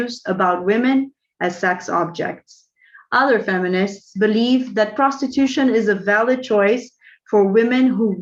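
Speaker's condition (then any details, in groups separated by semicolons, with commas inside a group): No condition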